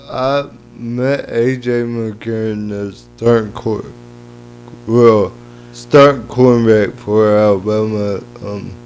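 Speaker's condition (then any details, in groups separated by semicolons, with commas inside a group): Cerebral palsy; lifelong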